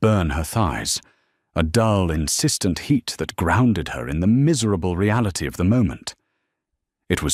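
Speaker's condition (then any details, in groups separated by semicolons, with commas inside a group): No condition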